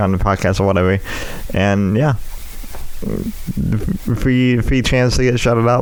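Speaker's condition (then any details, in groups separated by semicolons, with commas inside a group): Cerebral palsy; diagnosed in infancy; speech impediment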